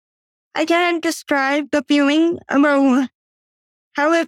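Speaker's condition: Cerebral palsy; from birth

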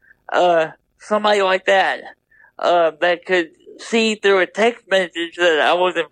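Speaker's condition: Double hemiplegia cerebral palsy

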